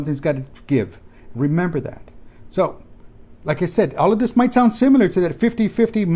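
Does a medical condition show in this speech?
No.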